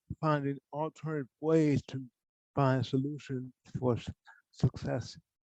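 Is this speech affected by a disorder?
Yes: cerebral palsy; from birth, poor hand use.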